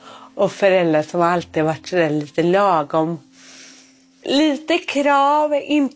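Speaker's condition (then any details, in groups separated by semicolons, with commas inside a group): Cerebral palsy; born without heartbeat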